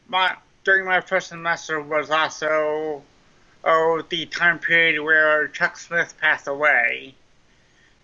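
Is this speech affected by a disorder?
Yes: cerebral palsy; mild form, lifelong, slow running, about 21 minutes per mile, trouble writing with hands; speech impairment present during recording; likens own voice to drive-through speaker box, may sound drunk.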